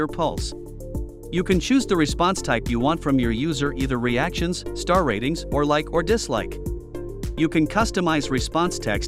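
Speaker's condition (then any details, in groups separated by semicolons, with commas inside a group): No condition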